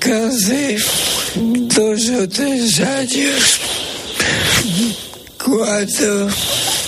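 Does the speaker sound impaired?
Yes: ELA (ALS), through a speech-generating device; ALS diagnosed 13 years ago, first symptoms attributed to herniated discs, diagnosis about six months later; cannot move any muscle, tilting wheelchair, permanent ventilator, audibly laboured breathing, eye-gaze tablet control, cough assist device.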